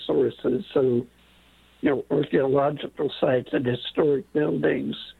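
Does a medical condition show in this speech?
Yes: late-onset Pompe disease; misdiagnosed as muscular dystrophy at 23 for 26 years.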